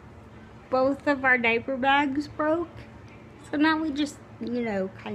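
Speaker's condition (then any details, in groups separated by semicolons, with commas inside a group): Cerebral palsy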